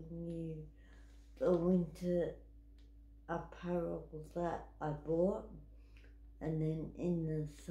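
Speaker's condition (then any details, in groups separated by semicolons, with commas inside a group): Cerebral palsy; wheelchair user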